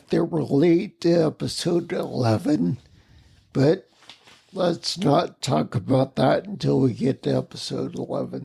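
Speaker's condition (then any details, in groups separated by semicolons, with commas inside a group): Spinocerebellar ataxia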